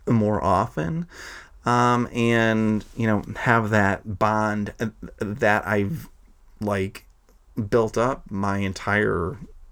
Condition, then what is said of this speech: Stuttering. And then mm-hmm. I went back and did a few more takes, and I wasn't thinking about as much how I talked or how I might stutter.